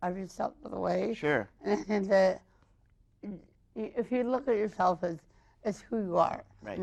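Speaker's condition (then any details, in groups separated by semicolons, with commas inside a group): Mild cerebral palsy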